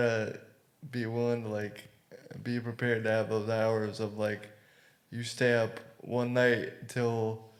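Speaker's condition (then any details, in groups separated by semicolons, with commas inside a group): Cerebral palsy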